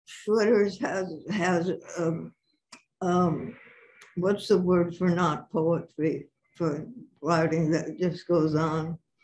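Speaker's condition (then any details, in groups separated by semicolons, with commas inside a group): Parkinson's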